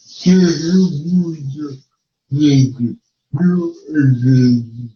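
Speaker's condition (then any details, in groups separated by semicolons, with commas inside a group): Cerebral palsy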